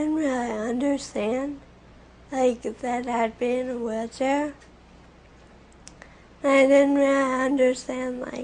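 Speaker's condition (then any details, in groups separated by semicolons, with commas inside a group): Friedreich's ataxia; genetic progressive neurological disorder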